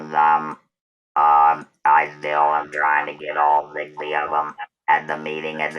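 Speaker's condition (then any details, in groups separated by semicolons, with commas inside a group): Total laryngectomy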